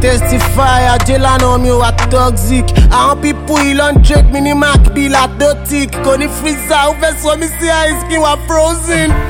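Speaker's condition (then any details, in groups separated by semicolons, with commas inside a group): No condition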